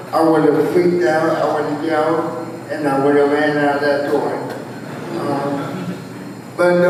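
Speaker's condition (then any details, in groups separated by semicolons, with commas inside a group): Cerebral palsy; spastic quadriplegic, all four limbs, wheelchair, past surgeries; voice not always strong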